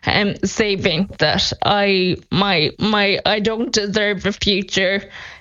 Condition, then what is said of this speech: Ataxia. You're using a voice bank now to preserve the sound of your voice.